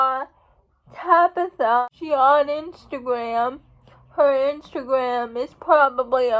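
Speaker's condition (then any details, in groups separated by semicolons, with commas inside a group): Cerebral palsy; uses wheelchair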